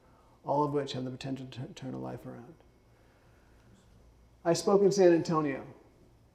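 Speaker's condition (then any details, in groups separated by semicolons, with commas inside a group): Parkinson's; some speech issues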